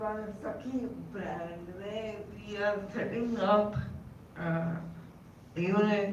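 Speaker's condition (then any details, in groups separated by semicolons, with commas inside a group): Cerebral palsy; caused by encephalitis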